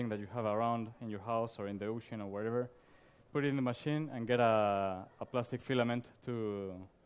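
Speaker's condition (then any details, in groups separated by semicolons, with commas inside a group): No condition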